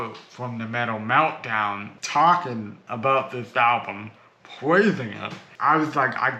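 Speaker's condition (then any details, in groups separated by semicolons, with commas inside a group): Cerebral palsy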